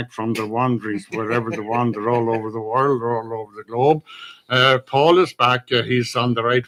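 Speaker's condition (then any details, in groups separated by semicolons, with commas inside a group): No condition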